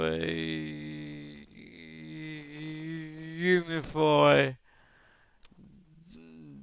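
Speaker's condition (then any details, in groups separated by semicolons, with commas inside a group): Cerebral palsy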